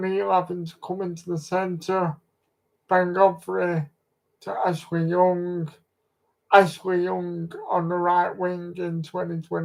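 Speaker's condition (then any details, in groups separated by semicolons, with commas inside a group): Cerebral palsy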